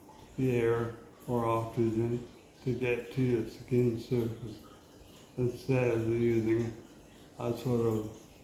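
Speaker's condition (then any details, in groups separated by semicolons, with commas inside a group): Motor neurone disease (ALS); PEG feeding tube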